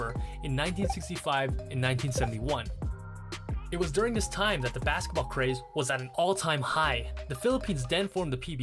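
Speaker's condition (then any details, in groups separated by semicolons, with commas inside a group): No condition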